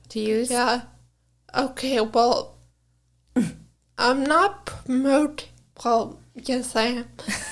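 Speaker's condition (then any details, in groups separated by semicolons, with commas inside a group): Brain injury; caused by brain aneurysm; injury at very young age, one medication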